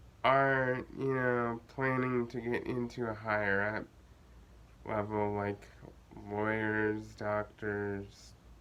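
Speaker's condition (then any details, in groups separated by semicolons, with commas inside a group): Cerebral palsy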